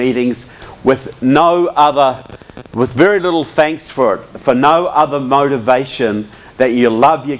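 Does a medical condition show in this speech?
No.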